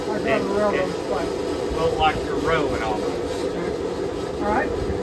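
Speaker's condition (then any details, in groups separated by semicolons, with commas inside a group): No condition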